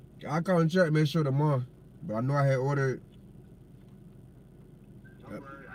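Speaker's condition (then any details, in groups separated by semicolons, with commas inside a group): No condition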